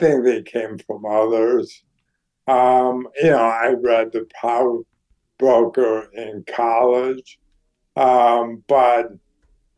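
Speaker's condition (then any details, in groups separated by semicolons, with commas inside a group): ALS; declining health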